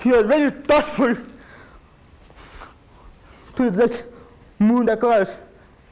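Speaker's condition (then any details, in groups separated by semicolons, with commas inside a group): Cerebral palsy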